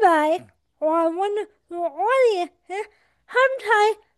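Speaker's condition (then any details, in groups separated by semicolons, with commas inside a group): Cerebral palsy; adult, 24 years old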